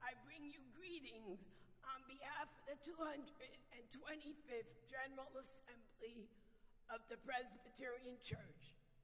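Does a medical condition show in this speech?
Yes: vocal dysphonia; vocal dysphonia diagnosed, has taken away ability to sing; noticeably sultry voice, not painful; lost singing ability, still able to speak.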